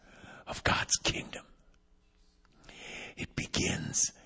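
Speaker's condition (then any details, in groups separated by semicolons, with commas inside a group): Vocal cord paralysis, unilateral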